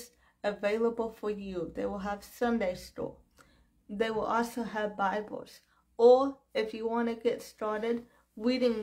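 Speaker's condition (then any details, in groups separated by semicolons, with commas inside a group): Cerebral palsy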